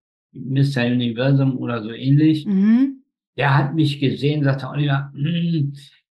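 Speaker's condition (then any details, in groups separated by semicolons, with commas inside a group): Spastic tetraparesis; difficulties controlling speech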